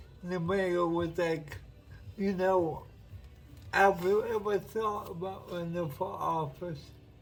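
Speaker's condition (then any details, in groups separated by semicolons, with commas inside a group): Cerebral palsy; uses wheelchair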